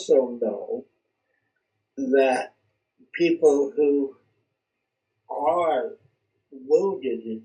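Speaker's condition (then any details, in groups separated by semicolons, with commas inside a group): Cerebral palsy; speech not affected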